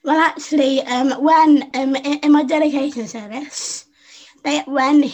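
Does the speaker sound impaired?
Yes: Down syndrome; learned to speak by copying younger sister Susie, never stopped talking since.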